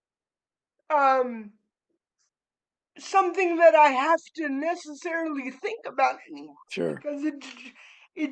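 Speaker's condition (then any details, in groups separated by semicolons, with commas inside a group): Cerebral palsy; spastic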